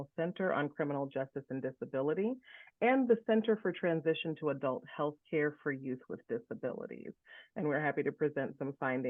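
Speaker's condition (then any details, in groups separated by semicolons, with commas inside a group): No condition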